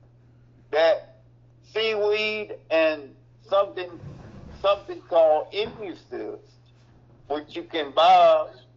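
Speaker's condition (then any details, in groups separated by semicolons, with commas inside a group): Cerebral palsy; mobility affected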